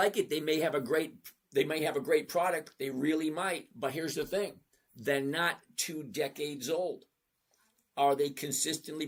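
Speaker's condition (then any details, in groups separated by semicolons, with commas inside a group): No condition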